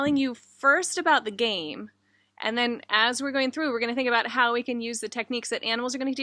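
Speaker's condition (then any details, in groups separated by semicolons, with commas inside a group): No condition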